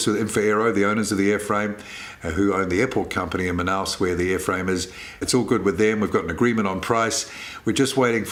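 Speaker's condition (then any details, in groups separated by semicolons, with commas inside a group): No condition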